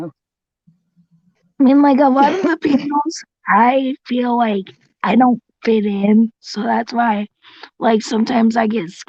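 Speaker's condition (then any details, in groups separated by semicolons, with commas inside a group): Cerebral palsy; visible disability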